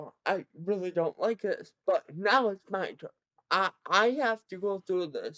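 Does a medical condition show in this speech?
Yes: cerebral palsy; present from birth, severe.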